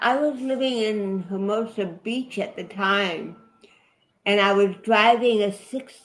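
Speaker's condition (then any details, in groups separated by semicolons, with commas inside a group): Cerebral palsy; affects body movements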